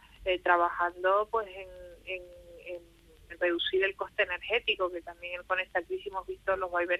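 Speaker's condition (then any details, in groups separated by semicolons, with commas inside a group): No condition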